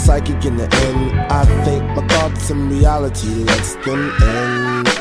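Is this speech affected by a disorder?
No.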